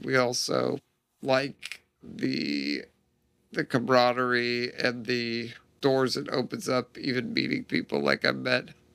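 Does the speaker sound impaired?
Yes: Duchenne muscular dystrophy; spontaneous mutation, no family history, diagnosed at age 3, too weak to walk, wheelchair since age 12; still progressing, stem cell therapy study begun about 12 to 13 years ago.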